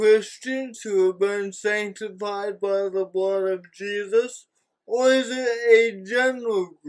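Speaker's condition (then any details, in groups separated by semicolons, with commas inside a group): Cerebral palsy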